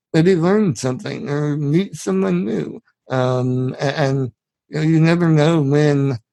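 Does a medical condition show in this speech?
Yes: spinal muscular atrophy; genetic, from birth.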